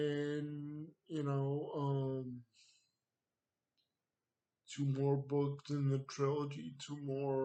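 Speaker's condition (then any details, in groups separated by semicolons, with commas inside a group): Cerebral palsy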